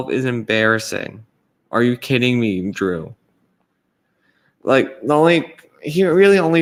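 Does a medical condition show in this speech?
No.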